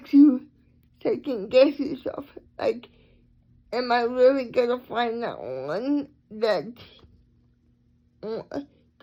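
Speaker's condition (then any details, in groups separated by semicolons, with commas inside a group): Cerebral palsy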